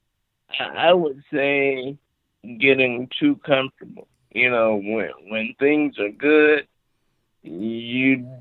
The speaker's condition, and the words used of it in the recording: Cerebral palsy. Jerk when you're like, no, I'm not drunk, you jerk. This is how I speak.